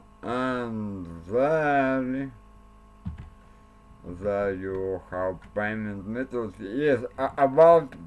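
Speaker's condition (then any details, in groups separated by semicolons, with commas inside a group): Cerebral palsy; since birth; speech not very clear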